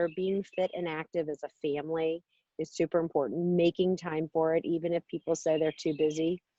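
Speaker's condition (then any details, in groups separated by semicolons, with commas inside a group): No condition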